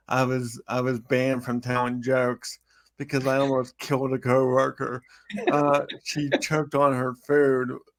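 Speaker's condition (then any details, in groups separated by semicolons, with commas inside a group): Cerebral palsy; from birth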